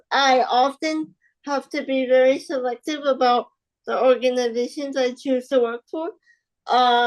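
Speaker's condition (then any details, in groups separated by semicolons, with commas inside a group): Spastic quadriplegic cerebral palsy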